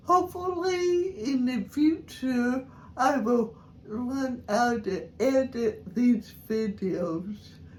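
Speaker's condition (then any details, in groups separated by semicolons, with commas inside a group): Cerebral palsy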